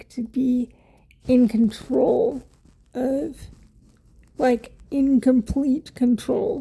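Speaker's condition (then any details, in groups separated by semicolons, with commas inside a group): Cerebral palsy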